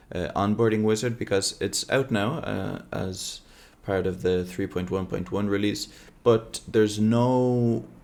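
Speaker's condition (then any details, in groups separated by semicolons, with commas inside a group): No condition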